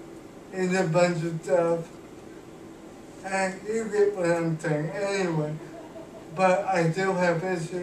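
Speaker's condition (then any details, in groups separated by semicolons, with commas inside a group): Cerebral palsy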